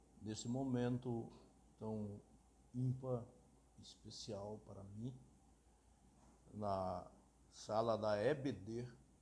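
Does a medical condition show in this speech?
No.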